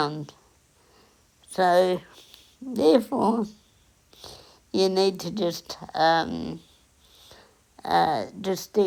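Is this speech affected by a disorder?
Yes: cerebral palsy; onset at 8 days old.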